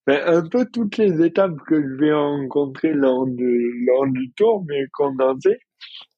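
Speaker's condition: Dystonia; no longer falls

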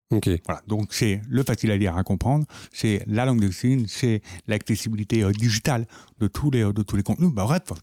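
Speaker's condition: Profound deafness from birth, congenital

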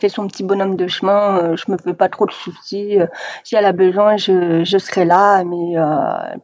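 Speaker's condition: Deafness, severe; oralist, uses some sign language

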